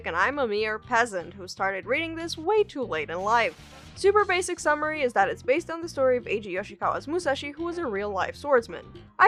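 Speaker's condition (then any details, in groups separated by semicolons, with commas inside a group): No condition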